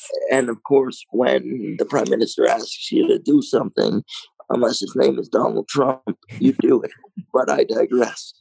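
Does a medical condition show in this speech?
Yes: cerebral palsy, mild.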